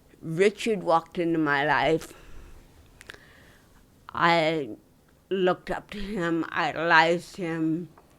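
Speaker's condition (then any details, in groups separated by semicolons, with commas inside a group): Dystonia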